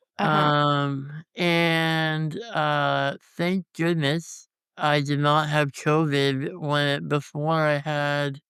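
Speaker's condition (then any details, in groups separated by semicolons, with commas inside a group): Congenital muscular dystrophy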